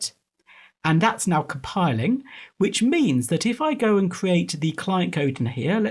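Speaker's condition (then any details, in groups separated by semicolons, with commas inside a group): No condition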